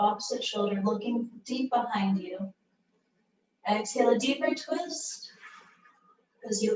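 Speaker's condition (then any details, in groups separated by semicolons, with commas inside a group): No condition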